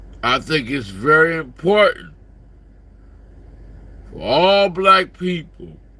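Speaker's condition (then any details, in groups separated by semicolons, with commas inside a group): Slurred speech; still slurs words occasionally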